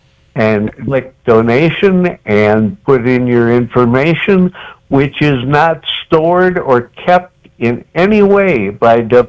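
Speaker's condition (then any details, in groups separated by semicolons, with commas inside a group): Cerebral palsy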